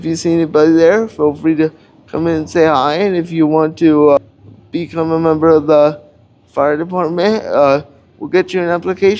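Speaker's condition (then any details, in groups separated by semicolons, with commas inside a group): Cerebral palsy; cannot walk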